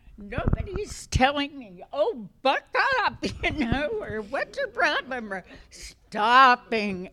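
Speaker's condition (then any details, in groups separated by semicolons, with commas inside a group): Essential tremor; voice affected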